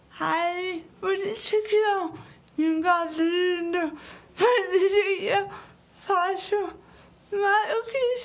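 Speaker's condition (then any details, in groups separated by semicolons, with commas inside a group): Cerebral palsy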